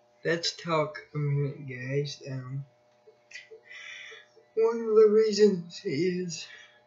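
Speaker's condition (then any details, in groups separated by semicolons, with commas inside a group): Cerebral palsy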